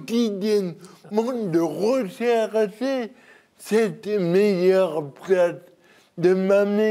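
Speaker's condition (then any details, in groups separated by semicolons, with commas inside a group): Cerebral palsy; birth injury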